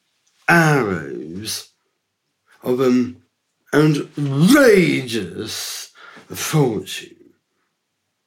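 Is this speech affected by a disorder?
Yes: Down syndrome; three copies of chromosome 21.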